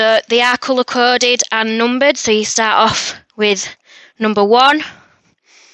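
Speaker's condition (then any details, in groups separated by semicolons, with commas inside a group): No condition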